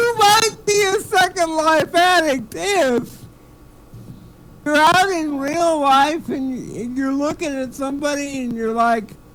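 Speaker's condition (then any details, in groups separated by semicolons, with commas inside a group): Cerebral palsy; speech sounds drunk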